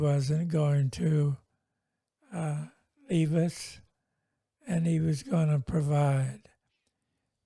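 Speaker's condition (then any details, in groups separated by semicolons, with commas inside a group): Multiple sclerosis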